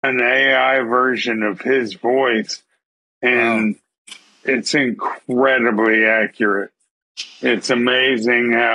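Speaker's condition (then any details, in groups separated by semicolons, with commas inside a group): ALS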